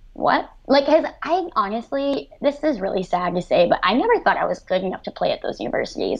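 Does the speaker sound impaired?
Yes: cleft lip and palate; severe cleft lip and palate, about 23 surgeries by 17, ischemic stroke at 18, post-stroke seizures; after stroke could not speak, text, write or converse, cognition impaired; speech pathologist and cognitive therapy.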